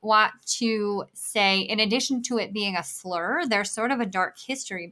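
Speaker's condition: Bilateral cleft lip and palate; congenital

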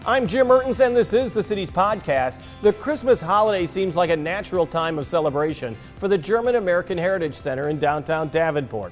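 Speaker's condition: No condition

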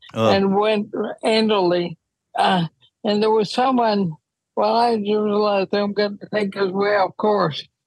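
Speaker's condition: ALS; symptoms about nine years before diagnosis, wheelchair use when traveling; diagnosed last fall, changing and expanding needs for multi-specialist medical care

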